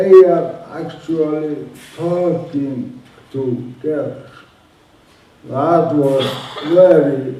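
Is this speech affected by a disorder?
Yes: motor neuron disease.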